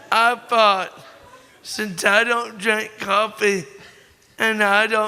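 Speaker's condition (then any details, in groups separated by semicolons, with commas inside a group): Cerebral palsy; born premature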